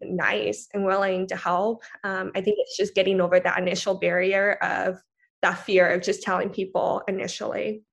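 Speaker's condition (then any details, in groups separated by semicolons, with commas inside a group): Profound deafness, cochlear implant, congenital profound; born profoundly deaf, cochlear implant user, sister same condition, mainstream schooling; uses cochlear implant, no hearing without it, implant not waterproof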